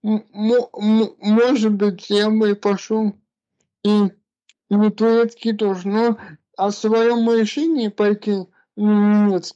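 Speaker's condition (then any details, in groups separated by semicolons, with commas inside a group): Cerebral palsy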